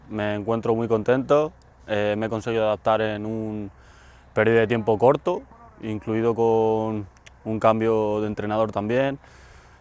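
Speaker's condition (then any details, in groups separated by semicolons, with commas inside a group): No condition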